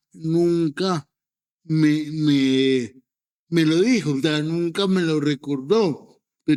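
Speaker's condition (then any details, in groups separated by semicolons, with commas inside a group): Cerebral palsy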